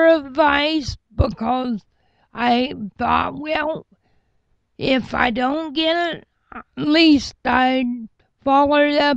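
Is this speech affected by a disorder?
Yes: cerebral palsy.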